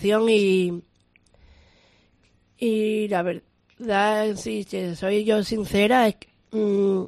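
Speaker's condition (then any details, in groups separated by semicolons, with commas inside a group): Down syndrome; from birth, extra chromosome 21, age 19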